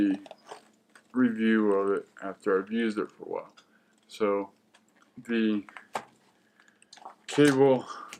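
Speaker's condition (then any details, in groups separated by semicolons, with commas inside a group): Cerebral palsy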